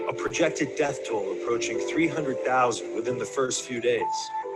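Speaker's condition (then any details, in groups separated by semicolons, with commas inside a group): No condition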